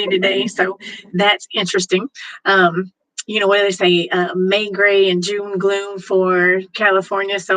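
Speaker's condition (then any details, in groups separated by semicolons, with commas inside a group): No condition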